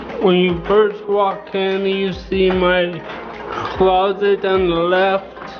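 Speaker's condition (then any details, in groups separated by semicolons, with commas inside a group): Cerebral palsy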